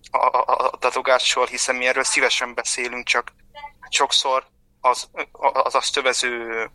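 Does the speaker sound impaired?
Yes: stuttering; present since birth, will not go away; disfluencies audible during this interview; worse when nervous, very happy, with strangers, often more with close acquaintances; here repeated sounds, prolonged sounds.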